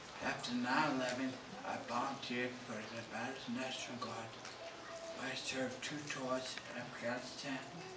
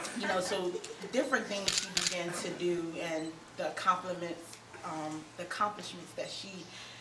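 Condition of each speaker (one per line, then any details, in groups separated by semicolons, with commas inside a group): Traumatic brain injury; motor vehicle accident, second brain injury, uses cane or wheelchair; physical, occupational and communication therapy; very loud voice, communication therapy for speech
No condition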